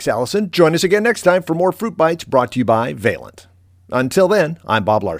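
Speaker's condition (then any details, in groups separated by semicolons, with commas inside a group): No condition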